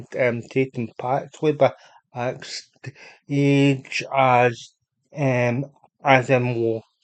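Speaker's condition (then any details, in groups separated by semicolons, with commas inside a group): Cerebral palsy; unable to walk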